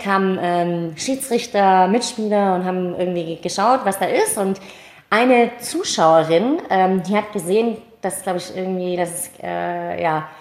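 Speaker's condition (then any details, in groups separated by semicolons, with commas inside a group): Cleft palate, mild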